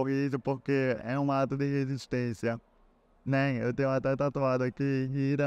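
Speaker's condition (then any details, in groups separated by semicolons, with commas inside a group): Cerebral palsy; meningitis at age three; relearned talking after onset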